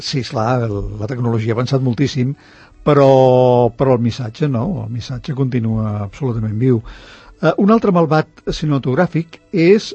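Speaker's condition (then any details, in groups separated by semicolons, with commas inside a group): No condition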